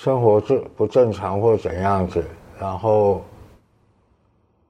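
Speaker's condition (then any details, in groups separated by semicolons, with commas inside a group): Tongue cancer surgery, partial glossectomy with tongue flap; tongue cancer at 50, stage 2, oral chemotherapy, recurrence, two thirds right tongue removed; eating and speaking affected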